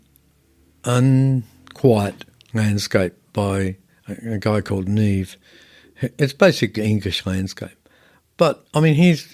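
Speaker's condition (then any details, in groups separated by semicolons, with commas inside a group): No condition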